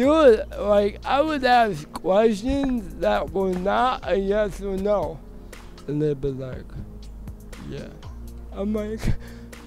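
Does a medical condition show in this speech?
Yes: cerebral palsy; from birth; voice noticeably affected.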